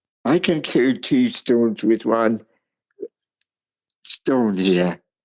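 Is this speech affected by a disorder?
Yes: cerebral palsy.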